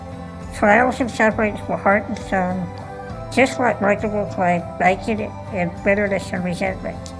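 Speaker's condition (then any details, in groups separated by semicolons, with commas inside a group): Cleft lip and palate, Goldenhar syndrome; congenital, Dogen-Harris syndrome, born without right ear, lung, thumb, missing right jawbone, asymmetrical face; breathing tube after scoliosis surgery age 11, unable to talk then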